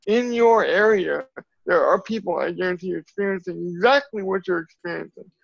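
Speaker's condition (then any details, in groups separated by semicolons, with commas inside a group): Cerebral palsy; from birth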